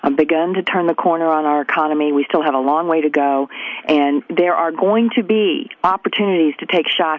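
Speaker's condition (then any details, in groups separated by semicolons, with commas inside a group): No condition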